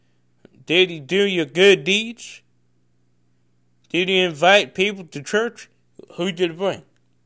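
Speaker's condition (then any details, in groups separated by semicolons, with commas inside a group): Cerebral palsy; congenital, no known medical cause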